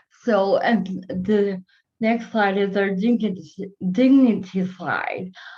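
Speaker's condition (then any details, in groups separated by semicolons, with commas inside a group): Cerebral palsy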